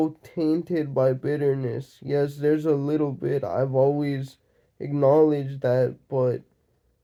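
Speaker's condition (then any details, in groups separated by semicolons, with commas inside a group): Cerebral palsy, mixed, mild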